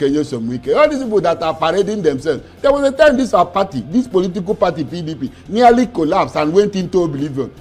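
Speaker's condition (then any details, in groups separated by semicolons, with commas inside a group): No condition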